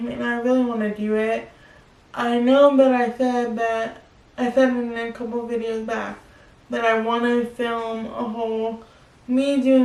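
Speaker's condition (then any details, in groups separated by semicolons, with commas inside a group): Spastic quadriplegic cerebral palsy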